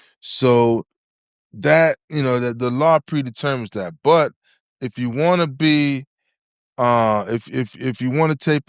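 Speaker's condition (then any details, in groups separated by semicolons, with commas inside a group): No condition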